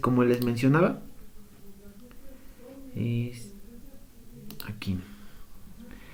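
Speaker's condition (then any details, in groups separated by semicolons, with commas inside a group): No condition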